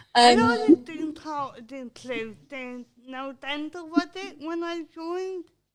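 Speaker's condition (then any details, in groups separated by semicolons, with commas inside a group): Cerebral palsy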